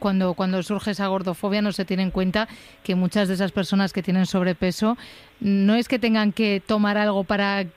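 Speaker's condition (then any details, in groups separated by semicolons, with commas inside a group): No condition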